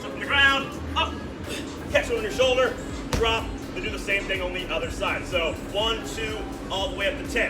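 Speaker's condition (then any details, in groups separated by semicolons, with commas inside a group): No condition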